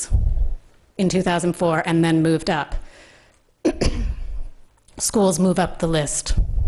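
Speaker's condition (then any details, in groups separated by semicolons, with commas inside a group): No condition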